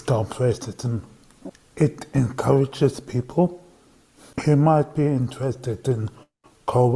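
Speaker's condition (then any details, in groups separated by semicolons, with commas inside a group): Cerebral palsy; voice tires at times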